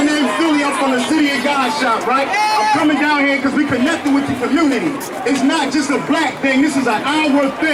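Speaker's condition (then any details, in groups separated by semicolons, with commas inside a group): No condition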